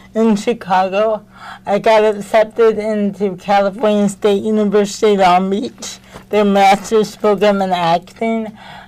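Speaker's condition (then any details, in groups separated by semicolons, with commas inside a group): Cerebral palsy; mild, affects speech and gait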